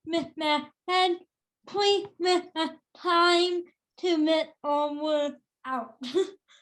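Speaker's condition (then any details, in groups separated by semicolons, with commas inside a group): Cerebral palsy, spastic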